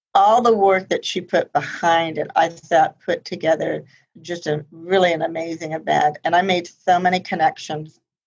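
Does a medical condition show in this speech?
Yes: profound hearing loss, congenital, high-frequency; no hearing aids, relies on lip reading and body language.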